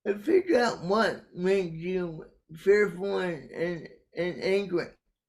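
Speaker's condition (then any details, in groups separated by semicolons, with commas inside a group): Cerebral palsy; caused by brainstem aneurysm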